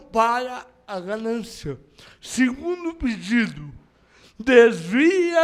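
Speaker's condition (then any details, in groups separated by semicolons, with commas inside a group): Cerebral palsy; no speech as child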